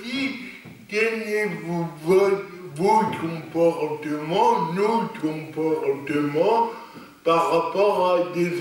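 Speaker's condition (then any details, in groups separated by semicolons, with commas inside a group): Cerebral palsy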